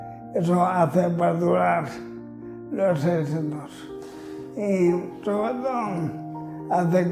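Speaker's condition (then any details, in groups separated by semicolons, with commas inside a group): Amyotrophic lateral sclerosis (ela)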